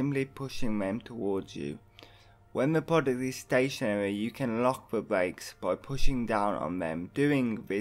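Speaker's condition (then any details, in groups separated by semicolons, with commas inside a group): Hemiplegic cerebral palsy; quadriplegic form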